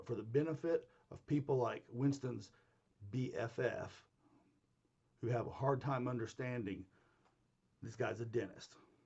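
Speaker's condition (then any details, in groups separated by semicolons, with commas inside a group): No condition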